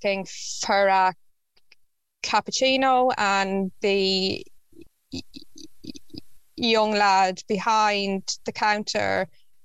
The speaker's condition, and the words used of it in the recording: Stuttering. I don't stutter around my two best friends.